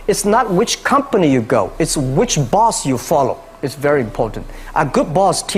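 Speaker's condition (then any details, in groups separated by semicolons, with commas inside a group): No condition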